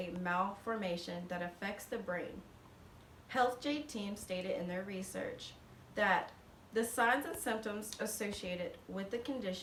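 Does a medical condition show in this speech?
No.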